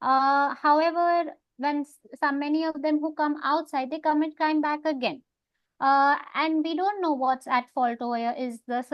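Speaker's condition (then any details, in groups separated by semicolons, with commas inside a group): No condition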